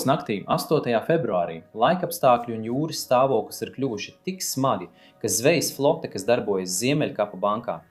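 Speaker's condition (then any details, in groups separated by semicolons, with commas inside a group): No condition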